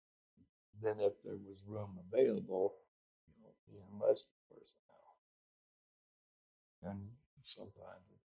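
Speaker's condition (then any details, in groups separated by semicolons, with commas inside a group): Speech impediment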